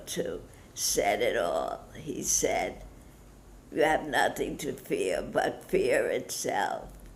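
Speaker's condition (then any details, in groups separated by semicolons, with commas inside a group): Parkinson's disease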